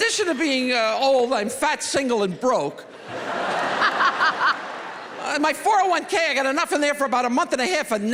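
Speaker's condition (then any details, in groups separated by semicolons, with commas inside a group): No condition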